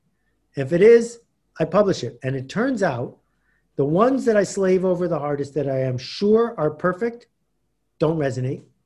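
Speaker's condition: No condition

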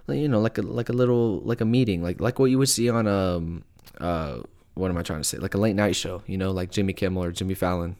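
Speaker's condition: No condition

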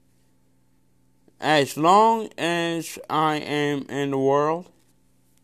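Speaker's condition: Cerebral palsy; born with condition

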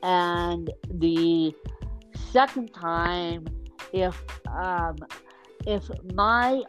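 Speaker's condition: Cerebral palsy; ataxic spastic type

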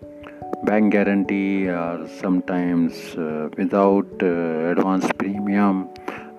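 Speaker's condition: No condition

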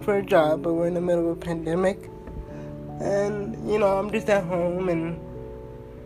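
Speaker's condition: Cerebral palsy; uses wheelchair

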